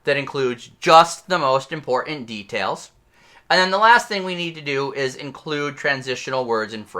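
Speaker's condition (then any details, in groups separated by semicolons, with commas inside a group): No condition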